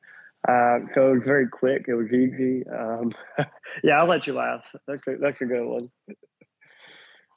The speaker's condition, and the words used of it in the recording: Cleft palate. I've got the most southern accent a Ukrainian could have.